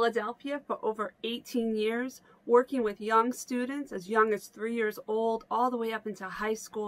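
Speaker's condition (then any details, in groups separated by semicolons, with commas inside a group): No condition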